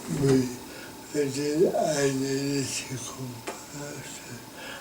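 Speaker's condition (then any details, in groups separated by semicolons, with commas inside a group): Cerebral palsy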